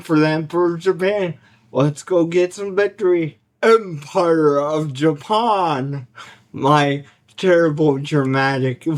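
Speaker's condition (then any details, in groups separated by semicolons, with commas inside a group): Cerebral palsy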